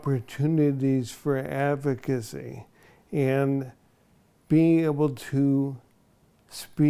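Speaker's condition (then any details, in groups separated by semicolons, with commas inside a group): ALS; onset in one foot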